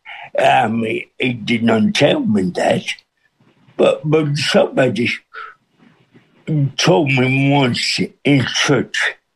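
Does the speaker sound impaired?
Yes: cerebral palsy with speech impediment; congenital cerebral palsy.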